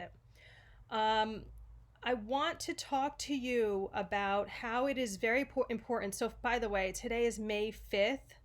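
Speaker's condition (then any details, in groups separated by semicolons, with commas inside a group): No condition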